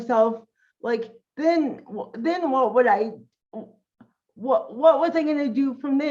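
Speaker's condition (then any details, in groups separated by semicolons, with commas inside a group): Cerebral palsy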